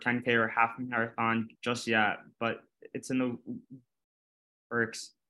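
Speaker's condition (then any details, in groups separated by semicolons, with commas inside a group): Stuttering; stuttering since childhood, expected to persist lifelong; several speech therapy programs gone through, notably at Blank Center, stutters openly; blocks and repetitions; blocks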